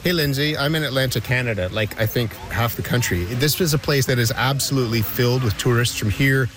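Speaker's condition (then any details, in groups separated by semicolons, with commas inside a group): No condition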